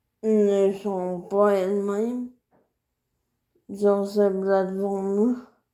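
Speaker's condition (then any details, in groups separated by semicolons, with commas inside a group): Cerebral palsy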